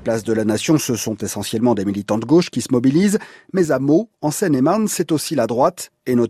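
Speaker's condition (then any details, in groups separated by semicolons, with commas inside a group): No condition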